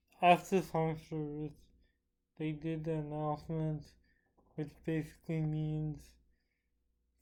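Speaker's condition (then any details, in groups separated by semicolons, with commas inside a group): Cerebral palsy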